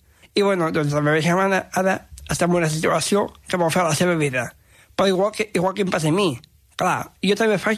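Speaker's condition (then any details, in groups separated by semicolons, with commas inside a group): Down syndrome; extra chromosome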